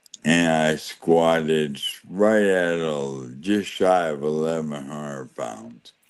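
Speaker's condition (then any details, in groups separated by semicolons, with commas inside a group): ALS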